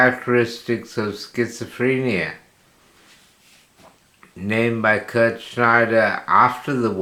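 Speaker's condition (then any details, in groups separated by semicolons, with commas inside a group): Slurred speech from poisoning; hypersalivation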